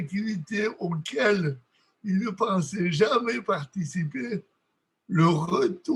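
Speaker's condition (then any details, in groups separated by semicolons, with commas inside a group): Cerebral palsy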